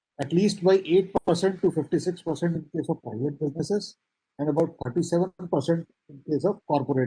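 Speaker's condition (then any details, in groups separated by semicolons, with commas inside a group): No condition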